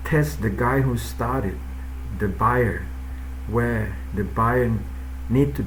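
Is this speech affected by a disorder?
No.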